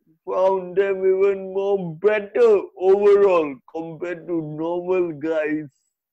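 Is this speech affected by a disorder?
Yes: cerebral palsy.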